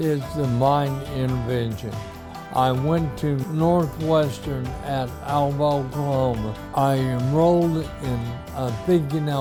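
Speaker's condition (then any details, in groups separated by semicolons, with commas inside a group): ALS; few months since diagnosis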